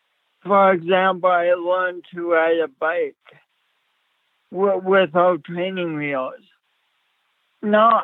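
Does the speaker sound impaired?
Yes: speech impediment; since childhood, uncoordinated with poor balance as child, physical and occupational therapy in childhood; speech impediment still present; repeating words over and over, impediment never went away.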